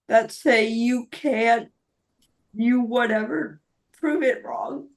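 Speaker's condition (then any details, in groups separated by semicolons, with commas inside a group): Cerebral palsy; speech not affected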